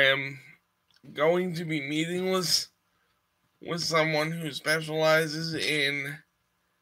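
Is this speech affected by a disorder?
Yes: cerebral palsy.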